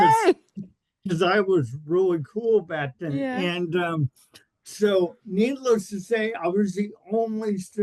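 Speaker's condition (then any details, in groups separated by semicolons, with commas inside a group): Cerebral palsy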